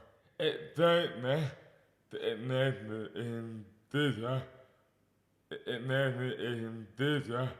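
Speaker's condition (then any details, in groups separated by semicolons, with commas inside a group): Dystonia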